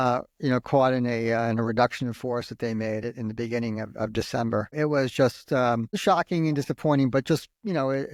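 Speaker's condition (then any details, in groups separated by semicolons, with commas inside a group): No condition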